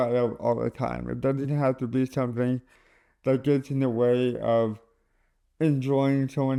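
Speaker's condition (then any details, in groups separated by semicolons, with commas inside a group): Cerebral palsy; lack of oxygen at birth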